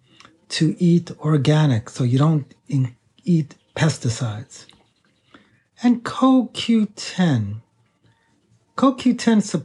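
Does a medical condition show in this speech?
No.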